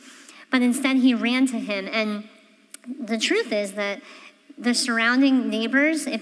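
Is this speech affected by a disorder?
Yes: cleft palate; congenital.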